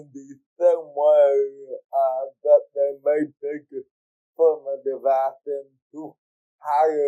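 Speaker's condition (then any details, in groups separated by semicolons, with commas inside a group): Cerebral palsy; speech therapy in childhood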